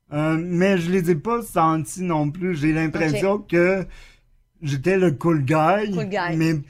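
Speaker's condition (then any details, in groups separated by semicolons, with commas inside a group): Cerebral palsy; spasms more on right side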